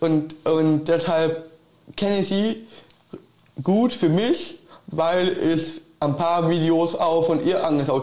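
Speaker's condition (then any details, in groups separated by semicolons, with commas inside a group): Down syndrome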